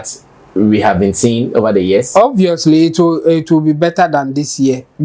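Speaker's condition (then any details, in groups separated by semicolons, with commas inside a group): No condition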